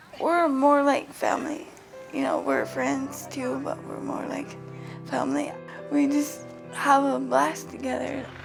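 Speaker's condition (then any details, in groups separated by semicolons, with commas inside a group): Cerebral palsy; from birth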